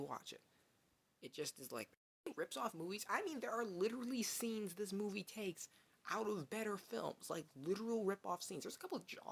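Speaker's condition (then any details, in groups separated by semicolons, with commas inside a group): No condition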